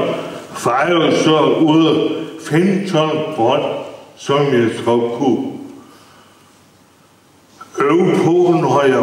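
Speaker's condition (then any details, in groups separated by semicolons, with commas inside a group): Brain injury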